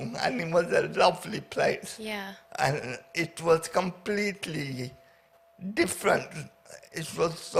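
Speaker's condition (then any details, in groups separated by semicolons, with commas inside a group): Paraplegia with essential tremor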